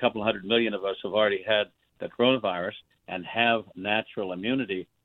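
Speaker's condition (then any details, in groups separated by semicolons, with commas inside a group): No condition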